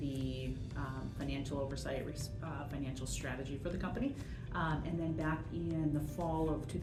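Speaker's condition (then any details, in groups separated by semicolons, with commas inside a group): No condition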